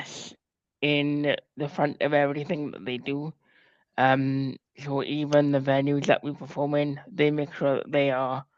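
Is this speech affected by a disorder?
Yes: cerebral palsy.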